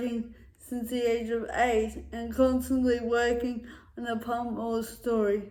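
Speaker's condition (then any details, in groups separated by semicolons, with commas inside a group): Cerebral palsy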